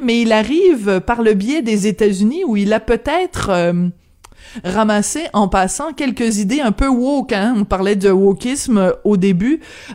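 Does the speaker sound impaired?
No.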